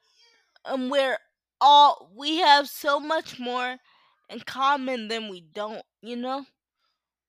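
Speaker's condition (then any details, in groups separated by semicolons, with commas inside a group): Cerebral palsy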